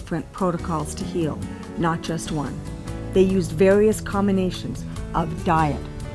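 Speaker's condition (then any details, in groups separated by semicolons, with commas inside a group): No condition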